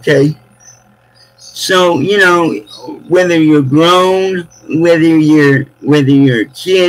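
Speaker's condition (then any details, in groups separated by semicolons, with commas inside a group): Cerebral palsy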